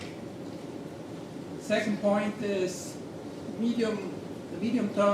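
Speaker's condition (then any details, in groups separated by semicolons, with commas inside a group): No condition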